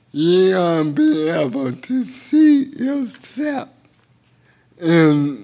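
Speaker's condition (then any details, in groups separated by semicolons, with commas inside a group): Cerebral palsy; involuntary hand movements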